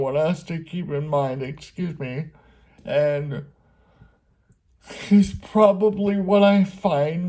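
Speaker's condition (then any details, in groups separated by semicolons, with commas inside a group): Cerebral palsy; speaks slower at times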